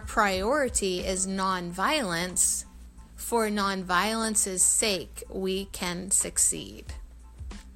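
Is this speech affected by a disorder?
No.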